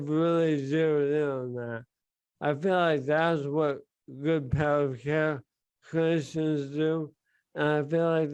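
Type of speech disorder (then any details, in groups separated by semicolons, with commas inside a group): Bulbar dysarthria; bulbar onset ALS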